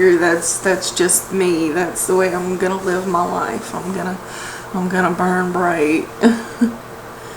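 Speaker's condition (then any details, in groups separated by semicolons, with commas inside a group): No condition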